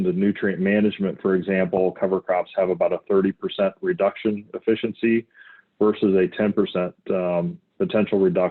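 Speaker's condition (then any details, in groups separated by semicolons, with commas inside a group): No condition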